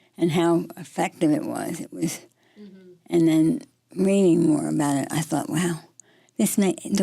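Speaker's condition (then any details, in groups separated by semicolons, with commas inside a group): Parkinson's disease; 8 years since diagnosis, tremor, freezing, walks unaided; voice affected, speech may be softer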